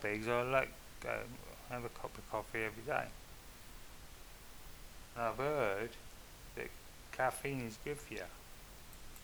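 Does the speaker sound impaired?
Yes: multiple sclerosis; no medication for first 10 years, relatively stable then, hospitalised about 2 years ago; eyes struggling today, reading slowly, denies fatigue as such; may be starting to slur words, slowed reading pace.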